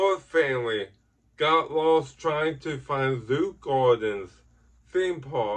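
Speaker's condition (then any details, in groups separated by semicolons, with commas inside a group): Ataxic cerebral palsy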